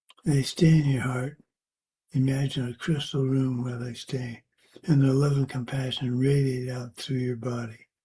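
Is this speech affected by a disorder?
Yes: Parkinson's; age 73.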